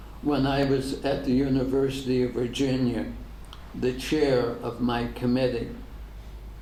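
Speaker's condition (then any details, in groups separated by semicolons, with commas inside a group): ALS; degenerative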